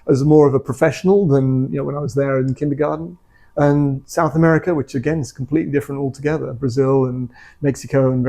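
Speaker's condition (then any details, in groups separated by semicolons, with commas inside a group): No condition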